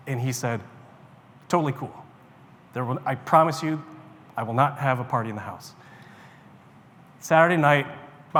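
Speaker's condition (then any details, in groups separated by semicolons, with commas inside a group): No condition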